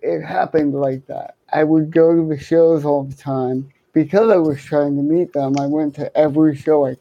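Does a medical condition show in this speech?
Yes: cerebral palsy, hemiplegia.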